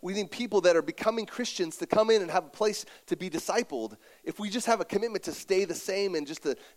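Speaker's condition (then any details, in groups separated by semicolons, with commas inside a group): No condition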